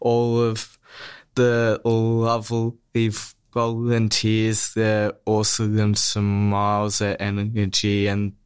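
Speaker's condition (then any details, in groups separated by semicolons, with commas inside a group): Stutter; stutter since childhood, smooth speech therapy at Box Hill Speech Pathology Clinic from age 14 or 15, two years; repeated words, prolonged sounds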